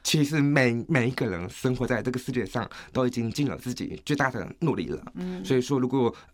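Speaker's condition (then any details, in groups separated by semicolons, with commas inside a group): Severe hearing loss; progressive gradual hearing decline from kindergarten, very severe by first year of high school; uses cochlear implant; slight accent, taken for abc, southeast asian or overseas chinese, word order and naturalness normal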